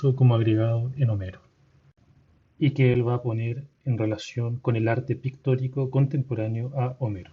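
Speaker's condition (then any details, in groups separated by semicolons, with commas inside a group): No condition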